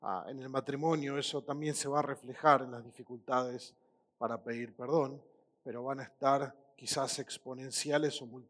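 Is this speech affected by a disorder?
No.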